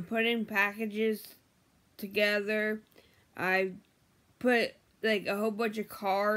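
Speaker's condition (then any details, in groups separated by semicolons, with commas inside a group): Brain injury; memory problems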